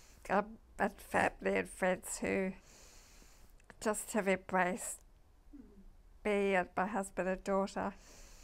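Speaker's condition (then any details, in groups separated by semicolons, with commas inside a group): MND (ALS); uses assistive communication device daily; lost ability to talk, uses text to speech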